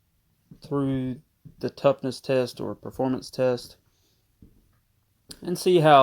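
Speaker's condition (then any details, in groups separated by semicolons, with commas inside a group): No condition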